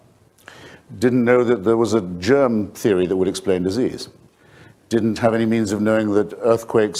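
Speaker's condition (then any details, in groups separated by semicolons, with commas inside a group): No condition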